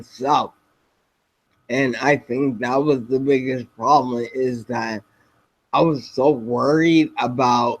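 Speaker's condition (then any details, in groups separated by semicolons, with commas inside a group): Spinocerebellar ataxia type 7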